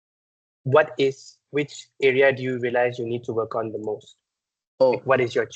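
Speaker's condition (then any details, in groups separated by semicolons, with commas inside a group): No condition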